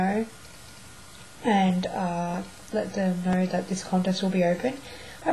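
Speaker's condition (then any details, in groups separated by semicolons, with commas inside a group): No condition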